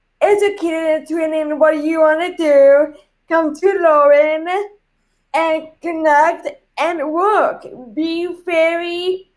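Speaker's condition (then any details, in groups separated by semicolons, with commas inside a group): Cerebral palsy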